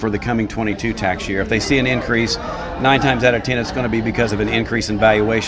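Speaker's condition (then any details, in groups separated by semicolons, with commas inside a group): No condition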